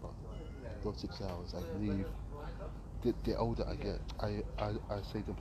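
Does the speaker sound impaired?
Yes: stutter; stutter comes and goes, varies with how feeling; here repeated sounds, repeated words.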